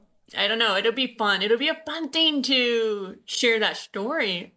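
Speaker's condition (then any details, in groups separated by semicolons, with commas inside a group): Usher syndrome, born deaf; Usher syndrome type 2, deaf or hard of hearing from birth, hearing aids from age 2, sign language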